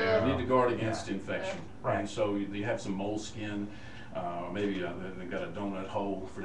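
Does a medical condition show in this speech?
No.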